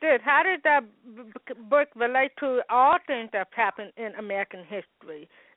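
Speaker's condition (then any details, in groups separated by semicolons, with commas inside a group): Hearing loss with speech impediment, congenital; umbilical cord wrapped around neck at birth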